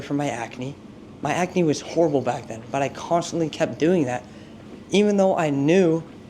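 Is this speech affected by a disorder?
No.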